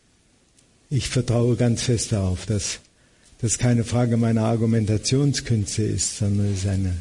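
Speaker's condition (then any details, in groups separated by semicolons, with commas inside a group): Parkinson's disease; about 16 to 17 years since diagnosis, hand tremor, tremor-free on stage, almost daily falls, reduced mobility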